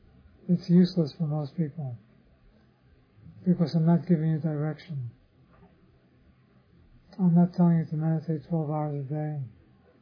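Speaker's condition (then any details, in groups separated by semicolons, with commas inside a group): Parkinson's disease; others offer remedies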